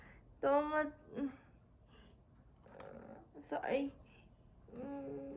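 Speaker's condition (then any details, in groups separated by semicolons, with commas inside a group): Cerebral palsy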